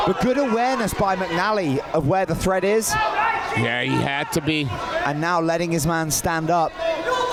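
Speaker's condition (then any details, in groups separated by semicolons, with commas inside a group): No condition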